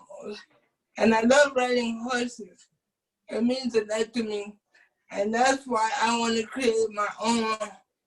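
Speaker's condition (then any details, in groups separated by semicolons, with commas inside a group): Cerebral palsy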